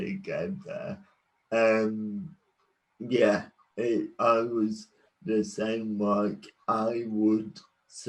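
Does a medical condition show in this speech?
Yes: cerebral palsy.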